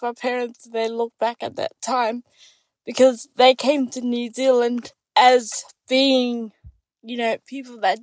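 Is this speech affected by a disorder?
Yes: cerebral palsy; diagnosed with cerebral palsy after birth in New Zealand, complex medical needs from childhood; ongoing therapy, attends therapy office.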